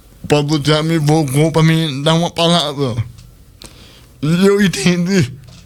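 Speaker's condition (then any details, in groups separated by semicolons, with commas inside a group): Cerebral palsy; speech not normal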